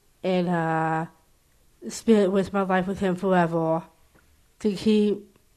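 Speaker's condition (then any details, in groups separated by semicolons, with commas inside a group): Down syndrome; heart defect, legally blind; age 40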